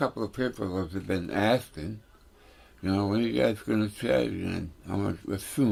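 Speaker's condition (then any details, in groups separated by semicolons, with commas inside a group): Tongue cancer; tongue burns when food touches it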